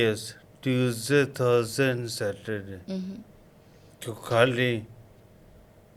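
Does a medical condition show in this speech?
Yes: coma after road accident.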